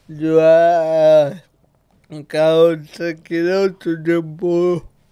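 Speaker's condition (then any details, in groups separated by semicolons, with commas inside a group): Cerebral palsy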